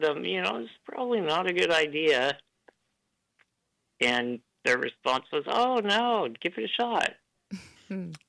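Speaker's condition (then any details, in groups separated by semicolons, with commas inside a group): Duchenne muscular dystrophy; diagnosed at age 3, power chair since about age 10, no ventilator in earlier school years; ventilator may be audible, cadence slightly different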